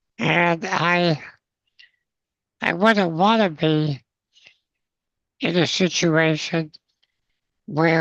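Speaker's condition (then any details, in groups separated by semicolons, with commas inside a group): Spinal muscular atrophy, congenital; progressive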